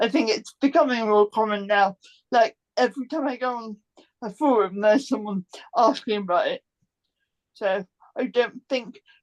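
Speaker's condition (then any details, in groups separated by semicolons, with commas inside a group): Cerebral palsy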